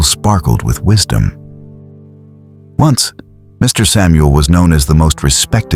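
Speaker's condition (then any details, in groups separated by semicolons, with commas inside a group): No condition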